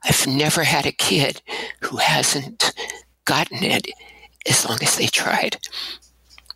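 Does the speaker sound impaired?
Yes: abductor spasmodic dysphonia; voice lost shouting over rock music, diagnosed Fresno State, two damaging surgeries, last 12 years ago; breathy voice, staccato speaking style, shaky tremor when syllables lengthened, voice worse during university years.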